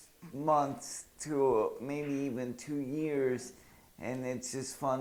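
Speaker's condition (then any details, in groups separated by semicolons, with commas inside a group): Cerebral palsy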